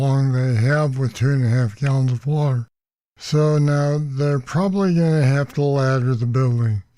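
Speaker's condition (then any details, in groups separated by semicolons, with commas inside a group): Parkinson's disease; deep brain stimulators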